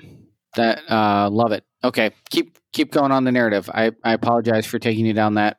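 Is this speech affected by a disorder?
No.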